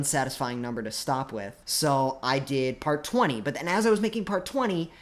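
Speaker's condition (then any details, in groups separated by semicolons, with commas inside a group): No condition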